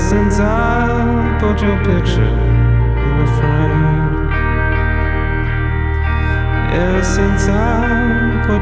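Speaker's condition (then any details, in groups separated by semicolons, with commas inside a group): No condition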